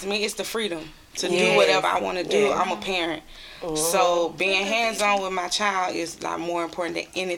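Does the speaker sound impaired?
No.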